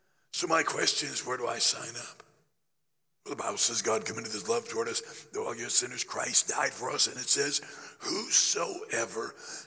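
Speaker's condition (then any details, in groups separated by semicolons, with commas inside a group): Laryngeal cancer after radiation; still affected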